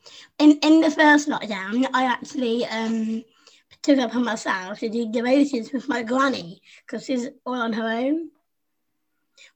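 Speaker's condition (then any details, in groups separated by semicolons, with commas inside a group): Down syndrome; congenital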